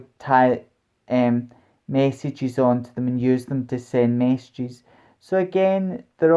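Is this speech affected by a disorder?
No.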